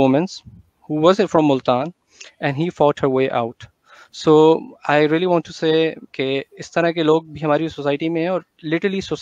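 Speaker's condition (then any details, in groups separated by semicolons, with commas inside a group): No condition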